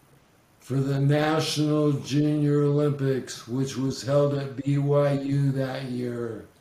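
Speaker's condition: ALS; ongoing, currently battling disease; slurred speech, losing voice, still heard loud and clear

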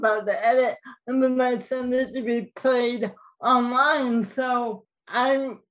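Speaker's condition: Cerebral palsy, mild; speech mildly affected

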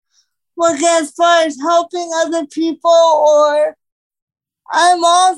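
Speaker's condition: Cerebral palsy; oxygen loss during emergency birth, Albany Medical Center, 2 pounds, diagnosed age 2, wheelchair from 4; some speech difficulty from oxygen loss

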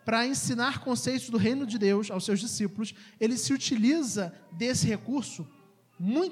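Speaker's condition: No condition

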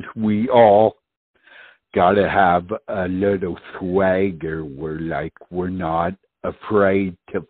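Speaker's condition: Speech impediment; uncoordinated movement

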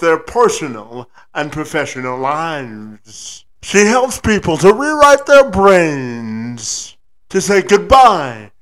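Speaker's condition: Spastic quadriplegia cerebral palsy; from birth

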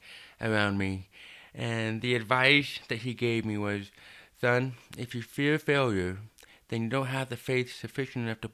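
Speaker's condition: Deafness, hard of hearing

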